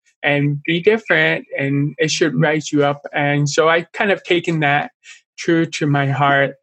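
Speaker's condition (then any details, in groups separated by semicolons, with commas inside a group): Deafness, born deaf in both ears; struggles with speaking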